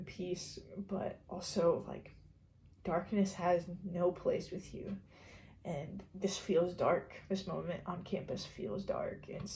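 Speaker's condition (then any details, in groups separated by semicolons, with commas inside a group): No condition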